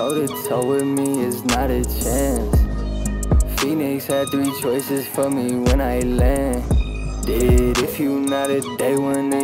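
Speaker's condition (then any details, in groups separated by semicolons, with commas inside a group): No condition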